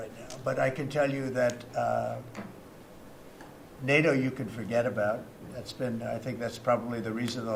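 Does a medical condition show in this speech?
No.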